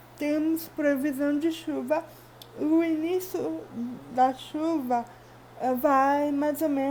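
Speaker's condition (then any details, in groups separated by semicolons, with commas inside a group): Cerebral palsy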